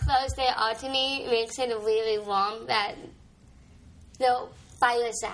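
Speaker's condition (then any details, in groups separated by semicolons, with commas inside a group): Down syndrome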